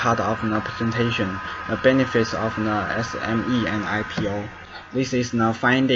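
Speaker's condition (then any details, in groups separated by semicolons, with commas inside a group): No condition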